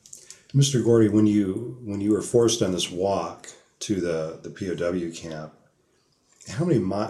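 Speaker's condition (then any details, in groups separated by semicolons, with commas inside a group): No condition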